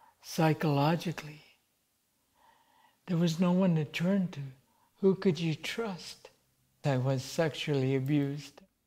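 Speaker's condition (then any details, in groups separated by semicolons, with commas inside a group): Cerebral palsy; present from birth, late diagnosis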